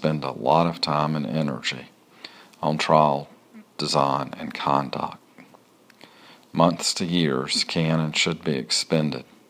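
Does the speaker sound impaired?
No.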